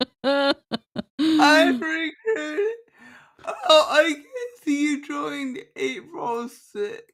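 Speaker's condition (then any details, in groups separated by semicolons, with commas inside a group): Cerebral palsy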